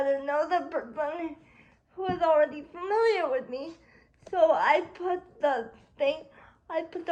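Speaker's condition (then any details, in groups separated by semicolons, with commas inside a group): Cerebral palsy; spastic quadriplegia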